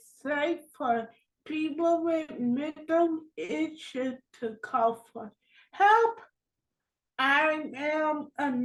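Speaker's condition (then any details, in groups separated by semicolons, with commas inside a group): Cerebral palsy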